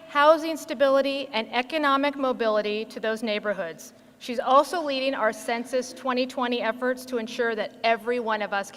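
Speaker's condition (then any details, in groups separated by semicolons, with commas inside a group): No condition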